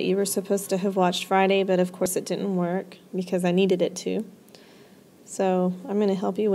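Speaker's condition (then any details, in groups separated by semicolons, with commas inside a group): No condition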